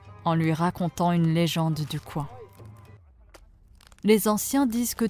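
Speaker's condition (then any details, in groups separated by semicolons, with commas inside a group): No condition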